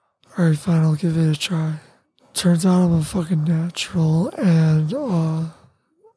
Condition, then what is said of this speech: Tracheostomy. I have a trach, and that's what connects to a ventilator.